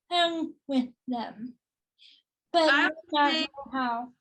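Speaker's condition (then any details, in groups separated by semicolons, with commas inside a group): Cerebral palsy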